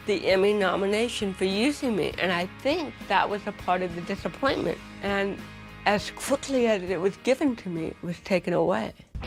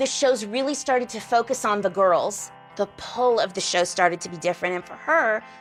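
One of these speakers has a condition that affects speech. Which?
The first: cerebral palsy; affects walking.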